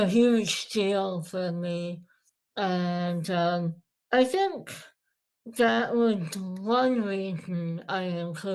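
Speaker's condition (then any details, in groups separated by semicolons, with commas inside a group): Moebius syndrome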